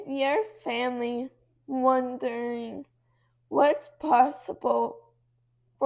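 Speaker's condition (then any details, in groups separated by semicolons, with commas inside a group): Cerebral palsy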